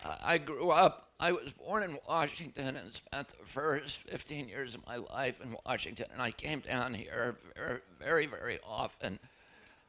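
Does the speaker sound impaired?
Yes: spasmodic dystonia; apologizes to audience for voice.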